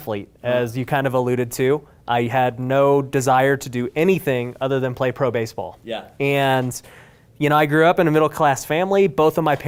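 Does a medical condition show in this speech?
No.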